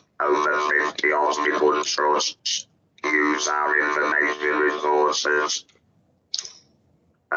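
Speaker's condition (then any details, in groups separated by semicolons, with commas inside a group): Laryngectomy; over a decade since laryngectomy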